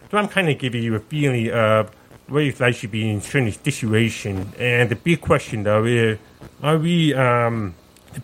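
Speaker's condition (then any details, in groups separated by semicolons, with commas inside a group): Profound deafness, deaf accent; born profoundly deaf, 95 db loss both ears, cause unknown, sensorineural, cochlear implant, earlier hearing aids; sounds different, listeners ask where accent is from, parents taught speech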